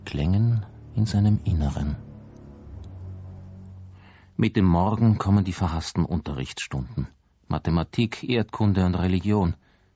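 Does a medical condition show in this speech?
No.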